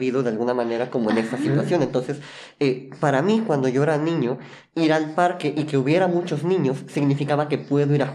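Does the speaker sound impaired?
Yes: cleft lip and palate; chili burns more than usual.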